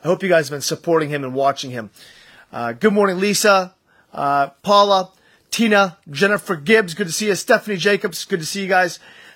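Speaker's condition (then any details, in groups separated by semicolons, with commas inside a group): No condition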